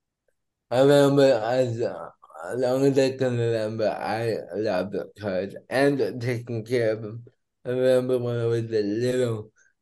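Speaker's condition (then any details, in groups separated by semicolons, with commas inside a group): Cerebral palsy; heart stopped twice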